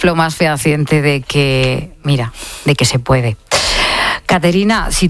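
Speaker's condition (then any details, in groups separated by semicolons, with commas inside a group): No condition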